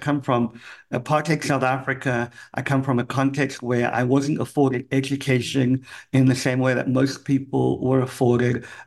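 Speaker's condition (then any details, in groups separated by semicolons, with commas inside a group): Cleft palate; congenital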